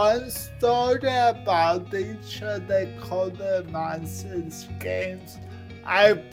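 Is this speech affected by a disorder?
Yes: cerebral palsy.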